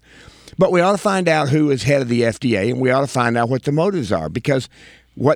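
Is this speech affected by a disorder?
No.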